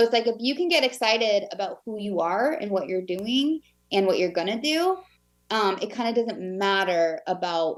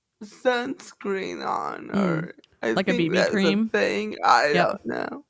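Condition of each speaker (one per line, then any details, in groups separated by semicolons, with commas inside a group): No condition
Cerebral palsy; from birth, affects walking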